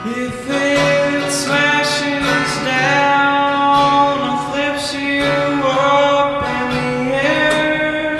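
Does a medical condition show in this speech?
No.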